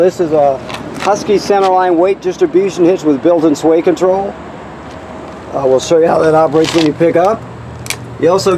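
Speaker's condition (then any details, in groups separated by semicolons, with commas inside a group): No condition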